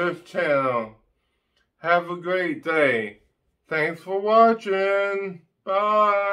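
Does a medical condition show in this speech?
Yes: ataxic cerebral palsy.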